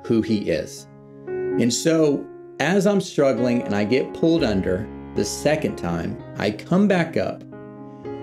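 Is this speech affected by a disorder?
No.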